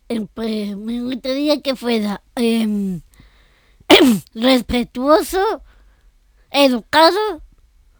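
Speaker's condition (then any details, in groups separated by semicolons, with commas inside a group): Down syndrome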